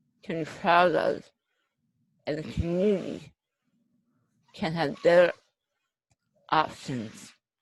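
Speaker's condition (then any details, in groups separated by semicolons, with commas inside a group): Neuromuscular disease; uses a ventilator; speaking sometimes very difficult, needs extra time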